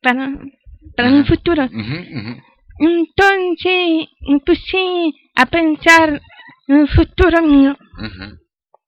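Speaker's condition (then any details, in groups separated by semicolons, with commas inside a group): Deafness; cochlear implant at age 11 by own choice, secondary school without interpreter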